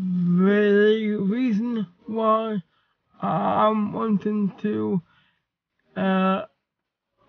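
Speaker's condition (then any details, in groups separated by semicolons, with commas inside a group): Cerebral palsy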